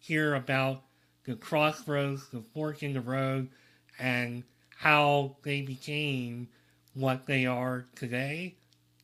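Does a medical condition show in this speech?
Yes: cleft lip and palate; part of a rare syndrome with other issues.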